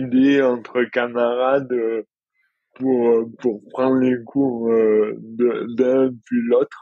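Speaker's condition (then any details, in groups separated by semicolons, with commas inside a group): Dystonia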